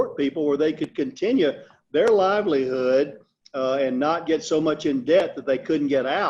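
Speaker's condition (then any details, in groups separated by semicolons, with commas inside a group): No condition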